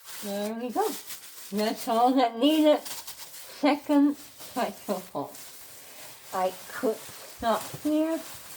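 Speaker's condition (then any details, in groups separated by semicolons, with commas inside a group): Head and neck cancer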